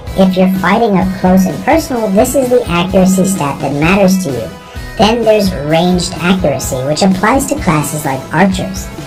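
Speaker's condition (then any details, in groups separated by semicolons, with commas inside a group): No condition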